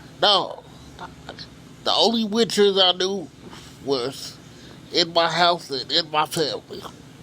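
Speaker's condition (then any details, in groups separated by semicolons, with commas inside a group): Cerebral palsy; from birth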